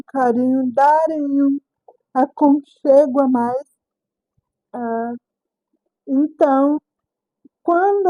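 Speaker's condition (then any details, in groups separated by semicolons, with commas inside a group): Cerebral palsy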